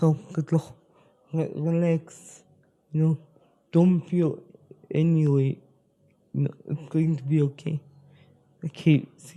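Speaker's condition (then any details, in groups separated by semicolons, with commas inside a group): Spastic cerebral palsy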